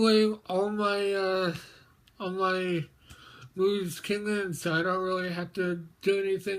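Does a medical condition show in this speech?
Yes: mobius syndrome.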